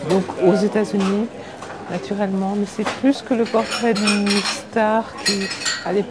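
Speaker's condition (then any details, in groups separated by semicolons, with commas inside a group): No condition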